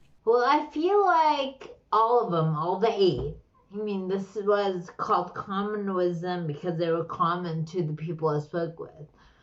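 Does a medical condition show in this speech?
Yes: slurred speech; slurred, stroke-like speech.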